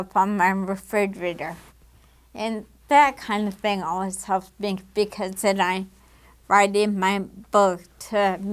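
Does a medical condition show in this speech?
Yes: damaged diaphragm.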